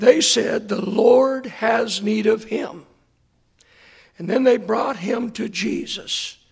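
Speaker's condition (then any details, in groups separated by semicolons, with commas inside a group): Hoarseness after vocal cord surgery; hard to hear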